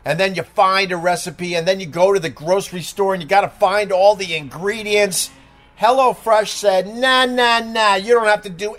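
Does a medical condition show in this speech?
No.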